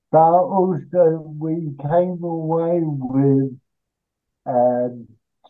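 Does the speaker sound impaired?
Yes: cerebral palsy.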